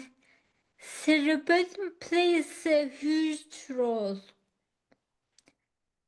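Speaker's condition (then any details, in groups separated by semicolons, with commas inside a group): Acquired ataxia; lost speech at onset, speech therapy, still slow but understandable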